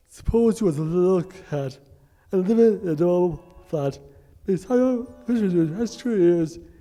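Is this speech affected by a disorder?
Yes: myotonic muscular dystrophy; genetic disorder; affects speech, has workaround.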